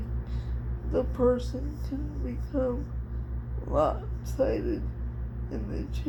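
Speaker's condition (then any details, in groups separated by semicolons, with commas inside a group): Cerebral palsy; speech somewhat affected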